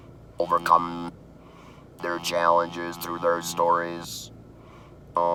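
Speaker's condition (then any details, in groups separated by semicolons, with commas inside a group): Laryngectomy after laryngeal cancer, voice prosthesis; laryngectomy and tracheostomy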